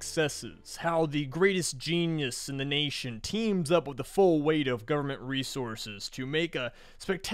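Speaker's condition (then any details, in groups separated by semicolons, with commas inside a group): No condition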